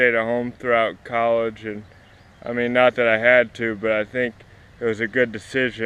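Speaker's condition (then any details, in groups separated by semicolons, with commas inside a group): Cerebral palsy; spastic, affects walking and legs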